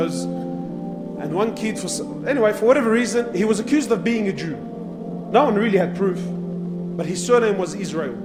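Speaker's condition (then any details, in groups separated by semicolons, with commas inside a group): No condition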